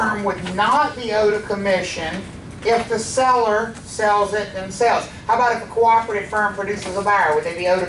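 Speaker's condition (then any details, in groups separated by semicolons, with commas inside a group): No condition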